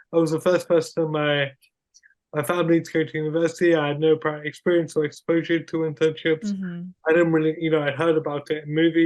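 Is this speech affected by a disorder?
Yes: cerebral palsy.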